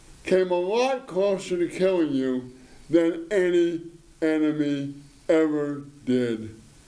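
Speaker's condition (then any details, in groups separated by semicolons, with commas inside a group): Parkinson's disease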